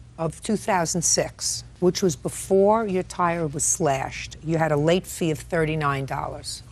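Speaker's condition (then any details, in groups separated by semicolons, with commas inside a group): No condition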